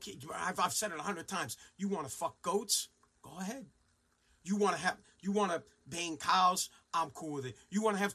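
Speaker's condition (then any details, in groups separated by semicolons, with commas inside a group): No condition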